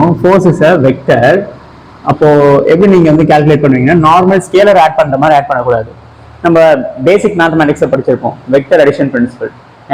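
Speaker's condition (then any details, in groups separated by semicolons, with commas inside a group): No condition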